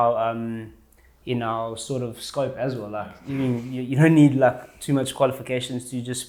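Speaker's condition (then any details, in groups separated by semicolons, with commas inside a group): No condition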